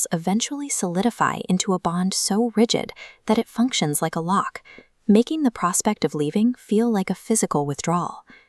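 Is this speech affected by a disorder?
No.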